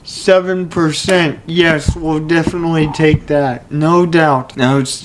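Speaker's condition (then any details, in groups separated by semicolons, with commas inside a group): Cerebral palsy; only one hand usable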